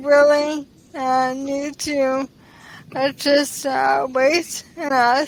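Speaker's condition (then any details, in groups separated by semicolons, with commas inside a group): ALS; speech-to-text fails to understand, types very slowly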